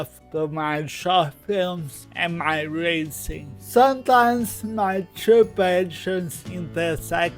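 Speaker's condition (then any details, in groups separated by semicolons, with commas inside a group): Cerebral palsy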